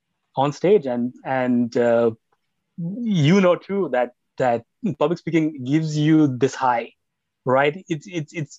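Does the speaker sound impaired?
Yes: stutter; stutter since age nine, severe until about 25, 10-day slow-speech therapy clinic, once completely fluent; stutter still evident on podcast; pauses, words sometimes stuck, more fluent at slower rate, switches feared words, fluent talking to self; here repeated words.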